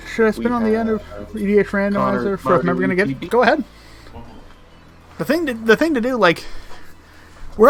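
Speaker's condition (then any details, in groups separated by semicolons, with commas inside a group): No condition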